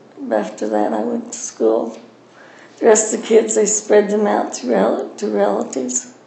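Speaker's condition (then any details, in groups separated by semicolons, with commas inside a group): Parkinson's; diagnosed at age 44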